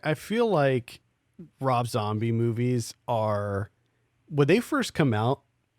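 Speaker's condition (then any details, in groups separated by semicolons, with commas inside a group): No condition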